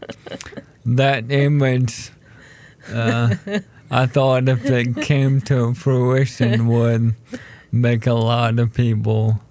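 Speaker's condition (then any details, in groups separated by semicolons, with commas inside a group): ALS; told condition is terminal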